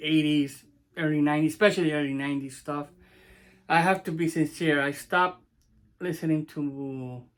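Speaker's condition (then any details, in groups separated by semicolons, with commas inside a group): No condition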